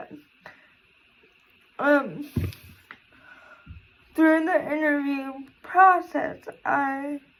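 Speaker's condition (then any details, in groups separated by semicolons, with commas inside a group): Cerebral palsy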